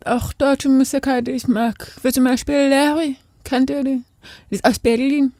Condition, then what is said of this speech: Deafness. Viele Hörende, mit denen ich bin, die vergessen manchmal, dass ich gehörlos bin, weil ich spreche.